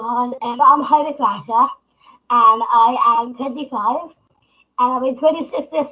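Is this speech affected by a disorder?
Yes: Down syndrome; extra copy of chromosome 21, 47 chromosomes, present from birth, learned to walk late, slower to do things.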